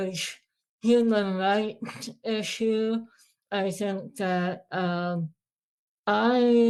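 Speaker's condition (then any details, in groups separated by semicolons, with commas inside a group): Moebius syndrome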